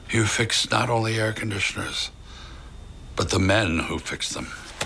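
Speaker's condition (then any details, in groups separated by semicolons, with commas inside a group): No condition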